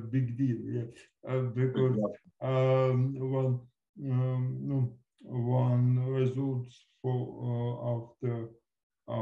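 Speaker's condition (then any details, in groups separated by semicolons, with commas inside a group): Cerebral palsy; from birth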